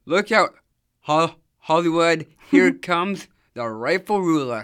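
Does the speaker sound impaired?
Yes: Down syndrome; does public speaking, gave recorded speech How Do You See Me, speaking live on radio.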